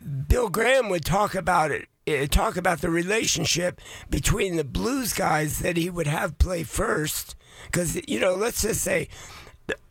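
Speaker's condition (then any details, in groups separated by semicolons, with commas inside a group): Voice changed after vocal cord surgery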